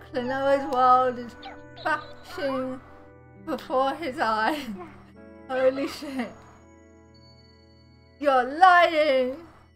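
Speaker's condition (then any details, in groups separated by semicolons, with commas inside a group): Cerebral palsy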